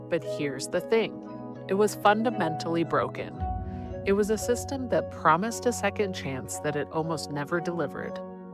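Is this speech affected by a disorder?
No.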